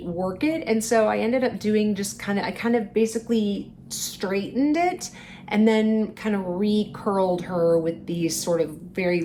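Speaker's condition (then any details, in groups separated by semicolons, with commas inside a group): No condition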